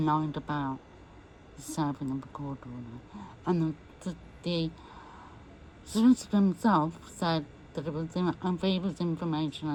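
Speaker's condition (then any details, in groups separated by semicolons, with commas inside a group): MND; voice may be difficult to understand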